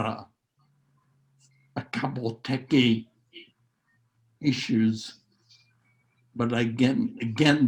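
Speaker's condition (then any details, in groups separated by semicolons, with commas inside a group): Neurological disease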